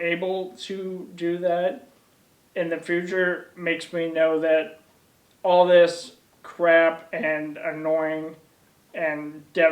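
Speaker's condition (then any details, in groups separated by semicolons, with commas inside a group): ALS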